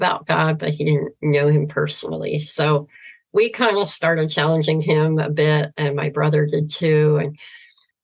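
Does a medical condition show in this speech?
Yes: severe cleft palate, cleft lip and palate.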